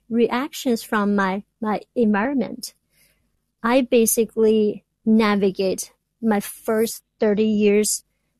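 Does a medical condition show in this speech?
Yes: stuttering; childhood stuttering in village in China, hidden 30 years passing as fluent, no speech therapy; here repeated words, prolonged sounds.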